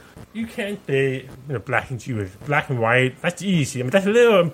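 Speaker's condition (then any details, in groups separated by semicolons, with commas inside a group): Profound deafness, deaf accent, sensorineural hearing loss; born profoundly deaf, cochlear implant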